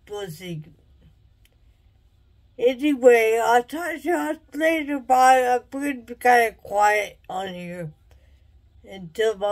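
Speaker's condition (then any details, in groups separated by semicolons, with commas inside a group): Traumatic brain injury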